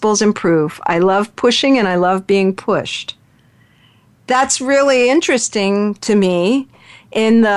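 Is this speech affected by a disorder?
No.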